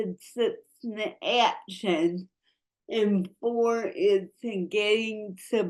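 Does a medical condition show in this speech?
Yes: cerebral palsy.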